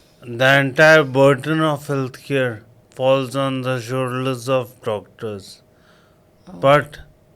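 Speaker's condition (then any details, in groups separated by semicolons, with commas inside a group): Coma after road accident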